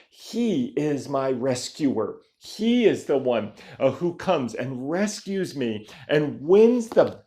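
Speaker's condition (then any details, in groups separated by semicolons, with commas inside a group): No condition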